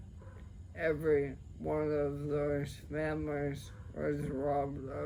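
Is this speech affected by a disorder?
Yes: ALS, sporadic; speech affected.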